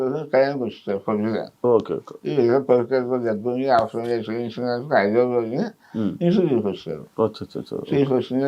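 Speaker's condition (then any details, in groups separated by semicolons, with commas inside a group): Mouth cancer; surgery, part removed; difficulty eating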